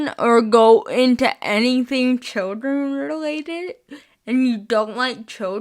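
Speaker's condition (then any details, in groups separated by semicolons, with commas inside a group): Spastic cerebral palsy, mixed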